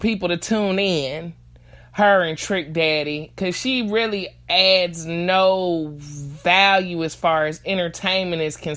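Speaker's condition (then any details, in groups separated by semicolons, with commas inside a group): No condition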